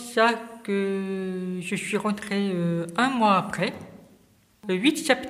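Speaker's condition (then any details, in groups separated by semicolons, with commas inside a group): Hearing impairment from birth, congenital; able to sing and hear liturgy, speech regained through two years' therapy with Jackie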